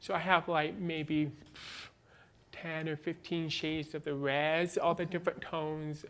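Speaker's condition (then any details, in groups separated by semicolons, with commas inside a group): Born deaf, cochlear implant, congenital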